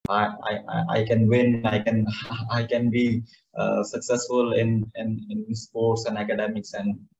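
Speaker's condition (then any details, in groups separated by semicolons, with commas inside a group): Stammering; stammering began around age eight, undiagnosed learning disability, self-diagnosed dyslexia and dyspraxia, motor coordination difficulties; stammering no longer affects everyday life, enjoys stammering now; difficulty articulating and forming sentences, worse in English as non-native language; repeated sounds, repeated words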